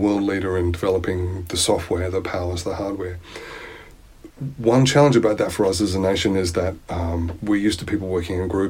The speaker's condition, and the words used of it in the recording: None; typical speech.